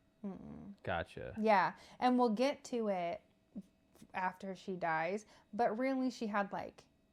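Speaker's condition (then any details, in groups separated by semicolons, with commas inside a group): No condition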